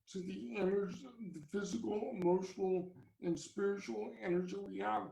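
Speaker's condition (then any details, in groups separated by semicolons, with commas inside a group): Cerebral palsy; from birth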